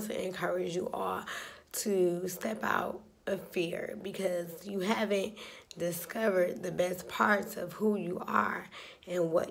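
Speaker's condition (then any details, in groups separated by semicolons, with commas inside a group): Cerebral palsy, spastic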